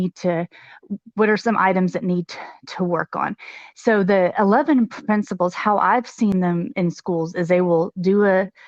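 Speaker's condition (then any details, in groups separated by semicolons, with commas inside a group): No condition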